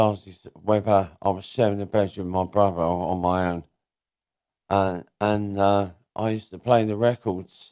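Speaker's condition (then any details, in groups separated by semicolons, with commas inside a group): Cerebral palsy; diagnosed as baby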